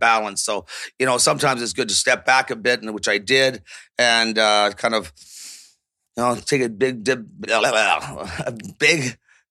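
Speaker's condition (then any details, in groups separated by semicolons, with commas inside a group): No condition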